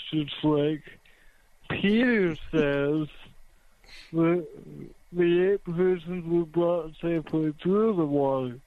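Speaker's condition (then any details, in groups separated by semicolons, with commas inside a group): Cerebral palsy; not stroke, mind unaffected; speaks slowly, host suspected stroke, caller denies being high on drugs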